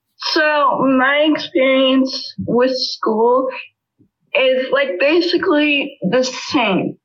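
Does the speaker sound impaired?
Yes: spastic cerebral palsy; level 1, muscle tightness, right side weaker than left, walker since age 3, physical therapy for walking; still uses walker, muscles get tight.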